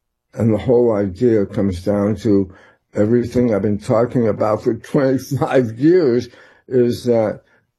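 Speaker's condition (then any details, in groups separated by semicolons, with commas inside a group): Tongue cancer; ear pain and hearing problem first, ENT visit, throat scan malignant, later benign; slurred speech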